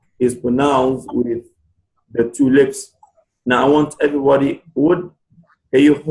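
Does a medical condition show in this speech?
No.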